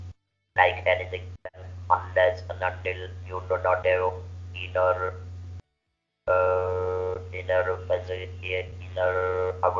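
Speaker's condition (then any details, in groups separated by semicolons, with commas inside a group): Laryngeal cancer surgery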